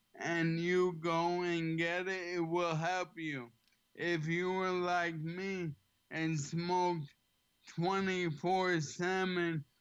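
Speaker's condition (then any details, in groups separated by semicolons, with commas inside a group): ALS; slightly slurred, has to slow down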